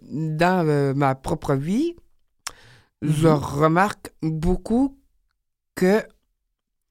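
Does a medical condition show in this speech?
Yes: Down syndrome; age 30; described as very talkative, at ease and eager to speak.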